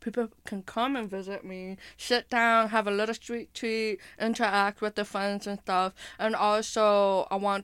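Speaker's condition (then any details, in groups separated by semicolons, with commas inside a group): Hearing impairment with speech impairment; attended deaf camp in childhood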